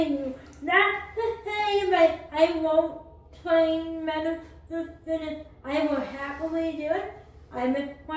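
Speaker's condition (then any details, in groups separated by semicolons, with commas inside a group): Cerebral palsy, spastic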